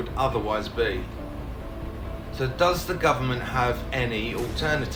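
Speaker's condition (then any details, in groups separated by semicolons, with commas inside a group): No condition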